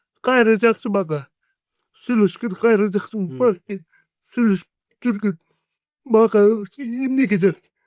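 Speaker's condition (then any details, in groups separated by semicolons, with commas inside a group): Cerebral palsy; 40 years with condition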